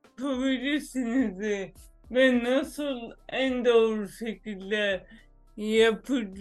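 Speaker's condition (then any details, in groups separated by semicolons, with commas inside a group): Cerebral palsy; some body parts act involuntarily, independent of own intention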